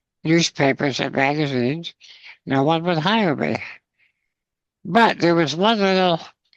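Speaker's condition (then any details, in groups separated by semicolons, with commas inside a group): Spinal muscular atrophy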